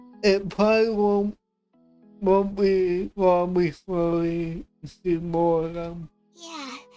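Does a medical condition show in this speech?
Yes: cerebral palsy; affects voice.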